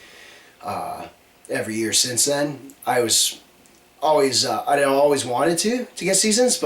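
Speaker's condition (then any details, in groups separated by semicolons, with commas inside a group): No condition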